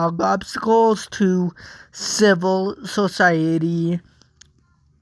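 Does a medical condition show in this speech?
Yes: cerebral palsy.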